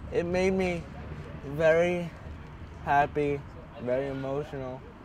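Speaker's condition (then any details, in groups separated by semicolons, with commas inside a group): Cerebral palsy; present from birth, affects movement, wheelchair most of life; recovering from right leg surgery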